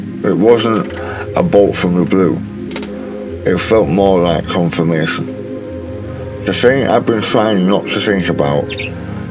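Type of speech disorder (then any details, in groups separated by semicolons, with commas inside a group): Speech after partial glossectomy; tongue cancer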